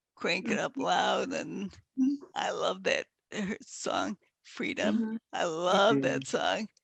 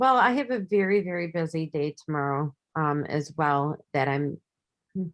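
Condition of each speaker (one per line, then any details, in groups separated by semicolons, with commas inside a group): Multiple sclerosis; progressive form, quadriplegic, wheelchair user
No condition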